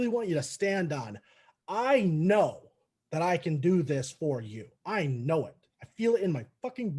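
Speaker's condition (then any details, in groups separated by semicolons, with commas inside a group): No condition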